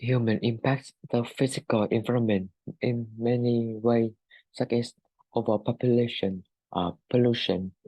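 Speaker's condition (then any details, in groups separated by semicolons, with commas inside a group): No condition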